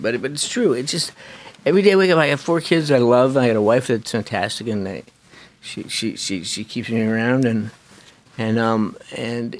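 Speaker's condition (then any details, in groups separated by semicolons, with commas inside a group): Parkinson's disease; recent spinal surgery in april, massive rehabilitation, walking alone without cane by august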